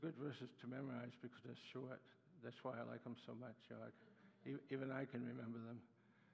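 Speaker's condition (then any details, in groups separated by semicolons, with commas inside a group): Parkinson's disease; neuropathy attacks nerves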